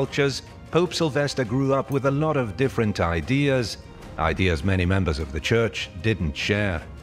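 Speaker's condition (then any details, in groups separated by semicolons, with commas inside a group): No condition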